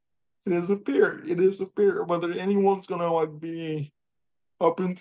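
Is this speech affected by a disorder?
Yes: cerebral palsy; able to speak.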